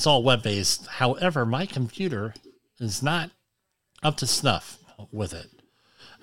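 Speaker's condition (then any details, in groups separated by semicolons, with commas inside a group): Cleft lip and palate; hearing checked this morning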